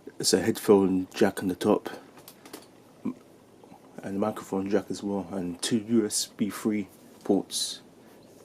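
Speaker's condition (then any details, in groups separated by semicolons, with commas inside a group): No condition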